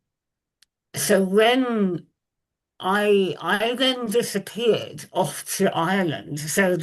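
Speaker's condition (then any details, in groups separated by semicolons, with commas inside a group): Moebius syndrome facial paralysis, congenital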